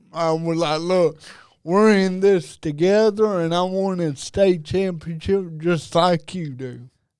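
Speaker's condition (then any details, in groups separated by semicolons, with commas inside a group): Cerebral palsy; diagnosed at about age two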